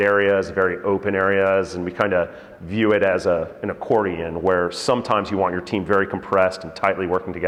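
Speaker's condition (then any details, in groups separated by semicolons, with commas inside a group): No condition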